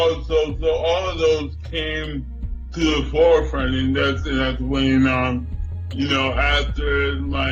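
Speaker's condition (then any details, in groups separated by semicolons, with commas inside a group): Cerebral palsy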